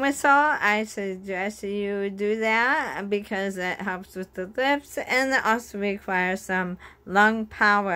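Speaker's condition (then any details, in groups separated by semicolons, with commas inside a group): Bulbar ALS; bulbar onset in lip and tongue, tongue atrophy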